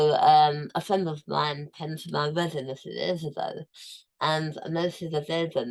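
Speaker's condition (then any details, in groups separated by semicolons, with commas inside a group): Tongue cancer, tongue removed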